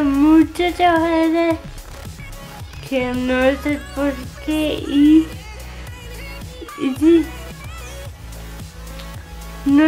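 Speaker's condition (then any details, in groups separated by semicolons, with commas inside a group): Cerebral palsy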